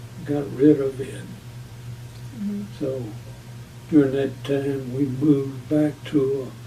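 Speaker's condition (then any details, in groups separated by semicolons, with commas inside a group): Parkinson's disease; about two years since onset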